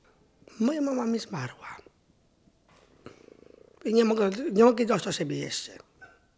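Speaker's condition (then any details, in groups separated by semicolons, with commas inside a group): Down syndrome; adult, intellectual disability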